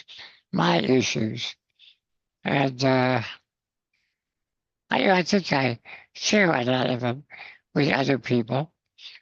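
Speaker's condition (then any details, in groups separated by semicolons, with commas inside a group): Spinal muscular atrophy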